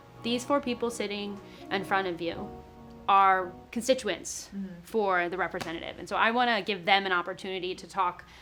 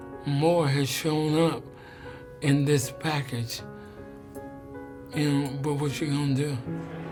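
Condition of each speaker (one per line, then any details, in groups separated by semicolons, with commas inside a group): No condition
ALS; slurred speech early sign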